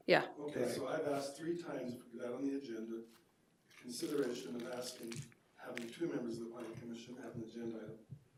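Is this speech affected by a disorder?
No.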